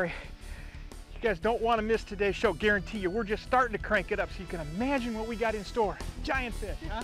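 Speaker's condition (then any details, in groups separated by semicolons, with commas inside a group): No condition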